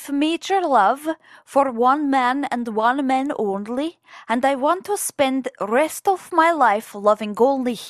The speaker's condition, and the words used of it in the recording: None; typical speech.